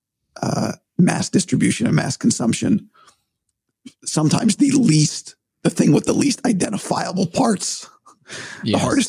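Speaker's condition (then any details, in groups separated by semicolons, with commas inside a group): Vocal cord surgery; vocal cord problem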